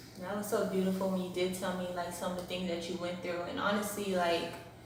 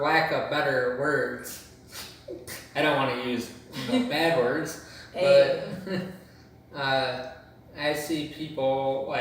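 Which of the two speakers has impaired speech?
The second: cerebral palsy.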